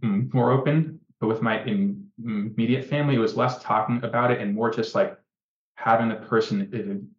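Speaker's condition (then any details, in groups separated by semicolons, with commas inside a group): Stutter; onset in early childhood, worsened markedly at puberty, family history: uncle, cousin, grandfather, two younger brothers; mostly blocks, more severe than brother's, no stuttering when talking only to himself or reflexively; prolonged sounds, blocks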